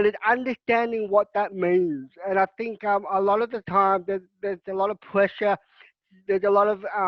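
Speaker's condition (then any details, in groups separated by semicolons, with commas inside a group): Cerebral palsy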